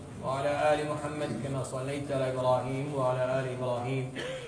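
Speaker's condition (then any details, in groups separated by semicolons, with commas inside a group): No condition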